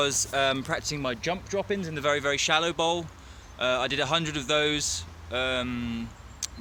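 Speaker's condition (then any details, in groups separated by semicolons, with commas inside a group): No condition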